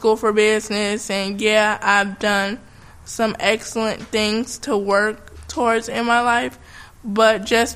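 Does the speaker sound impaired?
Yes: cerebral palsy.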